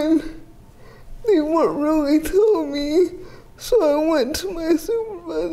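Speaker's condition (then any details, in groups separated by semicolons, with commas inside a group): Cerebral palsy, athetoid quadriplegia, severe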